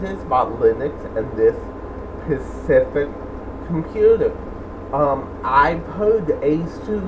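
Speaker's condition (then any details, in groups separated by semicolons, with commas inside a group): Cerebral palsy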